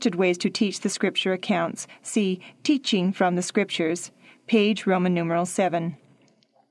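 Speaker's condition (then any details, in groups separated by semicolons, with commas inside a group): No condition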